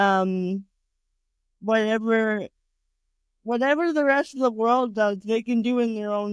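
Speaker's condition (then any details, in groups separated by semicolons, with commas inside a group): Cerebral palsy; diagnosed around one year, has had surgery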